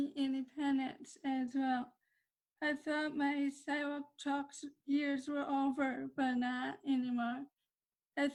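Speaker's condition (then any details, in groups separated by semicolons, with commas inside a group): Cerebral palsy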